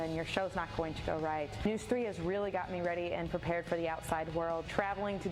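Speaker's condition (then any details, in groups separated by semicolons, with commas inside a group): No condition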